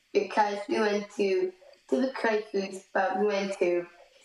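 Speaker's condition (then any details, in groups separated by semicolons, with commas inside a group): Down syndrome; age 14; short answers, mother prompts and completes some answers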